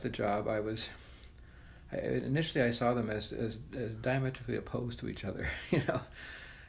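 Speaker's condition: Parkinson's disease; Parkinson's disease for quite a while

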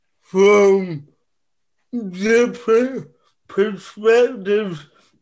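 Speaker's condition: Cerebral palsy; ongoing gym workouts, reported to make cerebral palsy stronger

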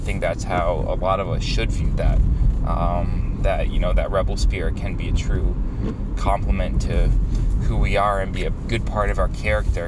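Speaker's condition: No condition

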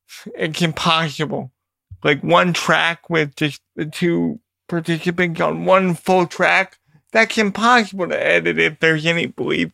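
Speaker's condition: Cerebral palsy, quadriplegic; vocal ability might be a little different

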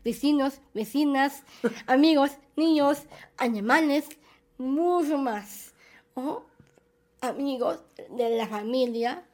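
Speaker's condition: Down syndrome; present from birth

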